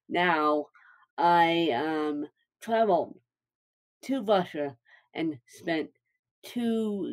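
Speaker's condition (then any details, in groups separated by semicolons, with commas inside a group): Cerebral palsy, mixed, moderate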